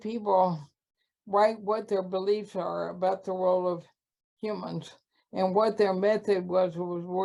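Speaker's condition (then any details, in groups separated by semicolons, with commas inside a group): ALS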